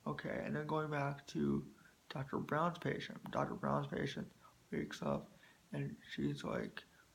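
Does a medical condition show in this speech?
Yes: spastic quadriplegic cerebral palsy.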